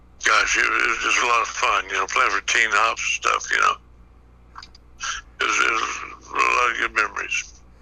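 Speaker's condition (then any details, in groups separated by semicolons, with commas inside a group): Parkinson's; brain surgery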